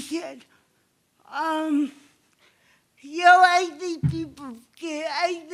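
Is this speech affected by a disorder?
Yes: cerebral palsy; obvious speech impairment.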